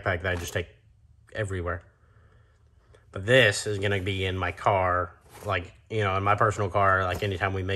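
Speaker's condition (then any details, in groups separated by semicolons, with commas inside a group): No condition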